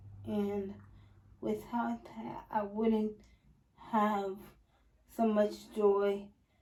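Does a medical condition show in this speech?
Yes: spastic quadriplegic cerebral palsy.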